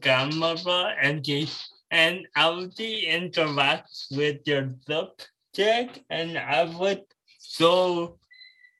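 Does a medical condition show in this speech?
Yes: cerebral palsy.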